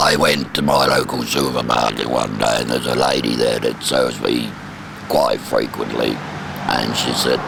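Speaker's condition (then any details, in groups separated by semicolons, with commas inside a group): Total laryngectomy; total laryngectomy, larynx surgically removed; unusual voice, cannot lower voice, understood in quiet settings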